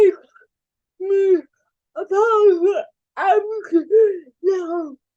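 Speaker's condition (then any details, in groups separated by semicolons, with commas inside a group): Cerebral palsy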